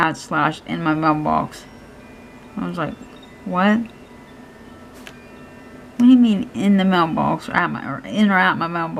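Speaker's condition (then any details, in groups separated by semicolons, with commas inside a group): Cerebral palsy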